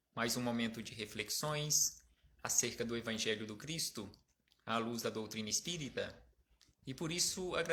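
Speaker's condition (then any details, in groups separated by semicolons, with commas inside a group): No condition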